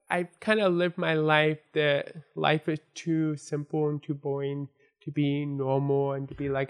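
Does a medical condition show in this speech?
Yes: born deaf; congenital deafness from birth; ongoing speech struggles; had to learn to speak and hear, hard, first full sentence at age five, English difficult.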